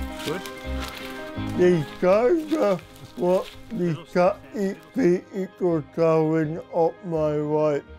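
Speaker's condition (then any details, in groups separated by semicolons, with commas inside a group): Cerebral palsy; lack of oxygen at birth; adult; speech sometimes unclear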